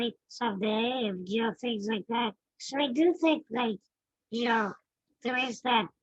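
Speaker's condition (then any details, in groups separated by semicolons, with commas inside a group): Spinal muscular atrophy type 2; type 2, initially diagnosed type 1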